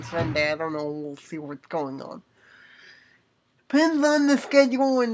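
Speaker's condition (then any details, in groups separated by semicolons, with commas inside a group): Cerebral palsy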